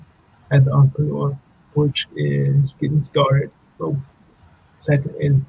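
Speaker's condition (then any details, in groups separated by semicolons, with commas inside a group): Cerebral palsy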